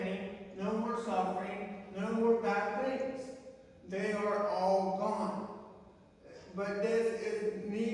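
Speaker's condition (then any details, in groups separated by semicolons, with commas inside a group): Cerebral palsy; from birth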